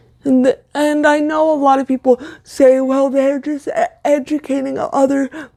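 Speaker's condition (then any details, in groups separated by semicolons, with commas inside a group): Cerebral palsy, severe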